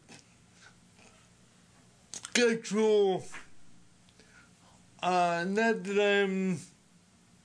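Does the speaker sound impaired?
Yes: speech impediment; sometimes hard for others to understand, masked poll worker behind plexiglass could not understand.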